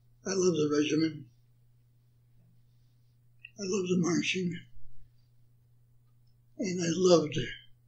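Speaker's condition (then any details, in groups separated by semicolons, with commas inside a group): Parkinson's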